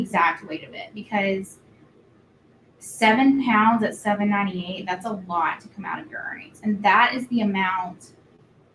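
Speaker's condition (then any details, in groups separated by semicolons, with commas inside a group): No condition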